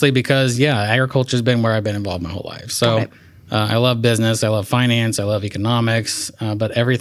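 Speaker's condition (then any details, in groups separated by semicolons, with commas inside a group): No condition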